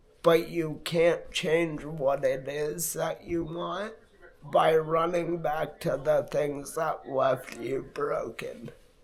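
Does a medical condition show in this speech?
Yes: multiple sclerosis.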